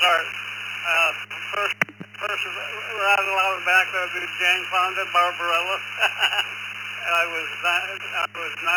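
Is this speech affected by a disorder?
Yes: Parkinson's; left side affected.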